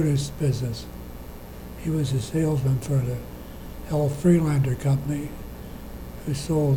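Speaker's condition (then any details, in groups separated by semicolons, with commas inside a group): Parkinson's disease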